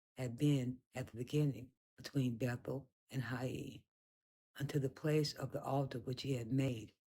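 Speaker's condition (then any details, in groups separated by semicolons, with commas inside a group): No condition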